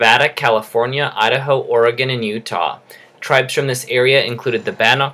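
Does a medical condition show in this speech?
No.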